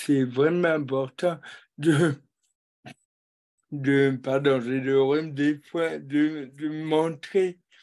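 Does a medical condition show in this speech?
Yes: cerebral palsy; from birth, cord strangulation, oxygen loss at birth.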